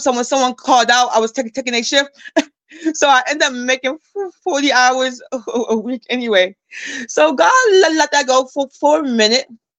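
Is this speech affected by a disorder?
Yes: stuttering; here repeated sounds, repeated words, prolonged sounds.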